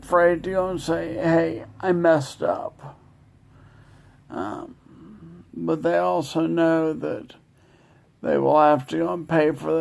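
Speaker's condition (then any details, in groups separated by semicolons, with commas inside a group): Multiple sclerosis; speech worsening, often cannot hold conversations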